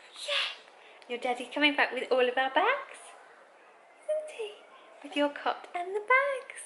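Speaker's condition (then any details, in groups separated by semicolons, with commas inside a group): No condition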